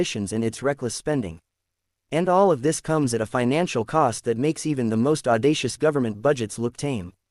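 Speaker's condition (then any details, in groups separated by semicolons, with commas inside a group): No condition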